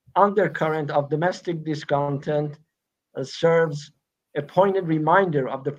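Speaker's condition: No condition

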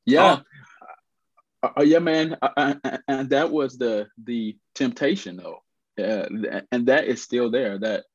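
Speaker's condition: Stuttering; lifelong stutter, aware of it from about age 4; still stutters, speaks on stage, gave TEDx Charlotte talk, speaking coach Naeem; once felt unable to make sales or phone calls; repeated words, blocks

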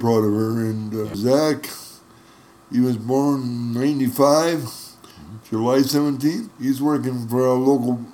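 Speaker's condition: Cerebral palsy; from birth, uses wheelchair for mobility

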